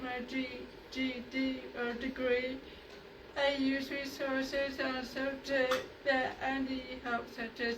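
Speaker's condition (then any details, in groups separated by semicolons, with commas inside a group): Cerebral palsy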